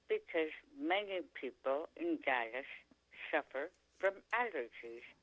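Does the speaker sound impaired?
Yes: tongue cancer; chronic sore throat.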